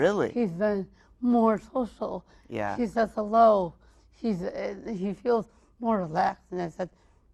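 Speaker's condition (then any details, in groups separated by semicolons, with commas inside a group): Mild cerebral palsy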